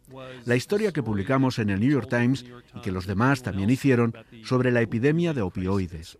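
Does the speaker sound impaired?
No.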